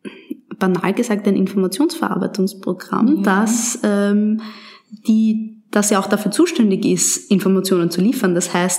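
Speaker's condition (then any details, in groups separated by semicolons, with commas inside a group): No condition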